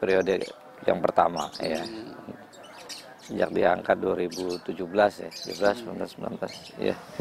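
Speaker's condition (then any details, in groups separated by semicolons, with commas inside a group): No condition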